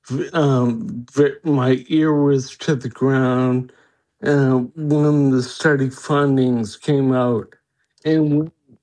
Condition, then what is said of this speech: Ataxia. It has given me definitely a lot more confidence, speech-wise, but I am asked less often to repeat myself